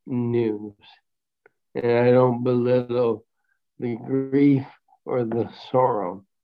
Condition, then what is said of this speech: ALS (motor neuron disease). Last fall, I got news about why my voice was deteriorating, and that is I have bulbar onset ALS.